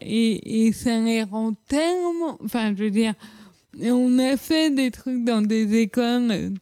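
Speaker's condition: Cerebral palsy; childhood speech

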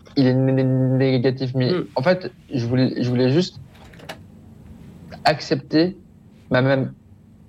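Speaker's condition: Stuttering; stuttering of neurological origin, not due to stress or shyness, described by interviewer as fairly strong; still stutters, accepts it, sees no way to change it; describes stuttering generally as blocks, repetitions, sometimes associated movements, accentuated by certain factors; prolonged sounds

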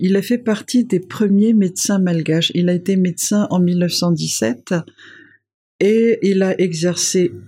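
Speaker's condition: No condition

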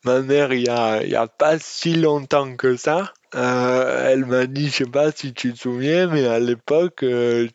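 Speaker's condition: Dystonia; eloquence disorder caused by dystonia, alongside muscular disorder

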